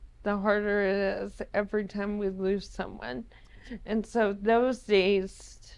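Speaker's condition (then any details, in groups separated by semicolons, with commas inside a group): ALS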